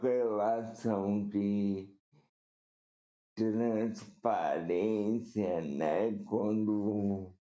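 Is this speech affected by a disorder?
Yes: cerebral palsy; present from birth.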